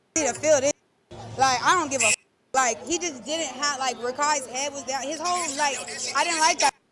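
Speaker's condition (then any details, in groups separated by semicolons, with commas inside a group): No condition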